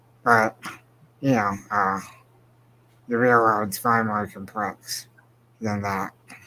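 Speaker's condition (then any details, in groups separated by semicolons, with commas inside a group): Spinal muscular atrophy; progressive, wheelchair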